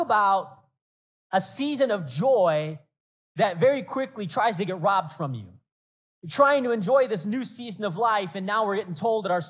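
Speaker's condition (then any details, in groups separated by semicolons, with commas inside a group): No condition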